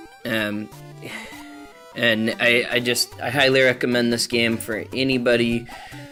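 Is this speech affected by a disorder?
No.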